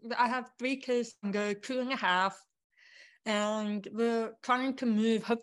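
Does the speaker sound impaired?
Yes: born deaf; congenital deafness.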